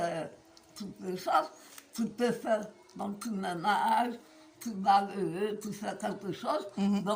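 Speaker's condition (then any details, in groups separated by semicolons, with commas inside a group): Meige syndrome, blepharospasm and oromandibular dystonia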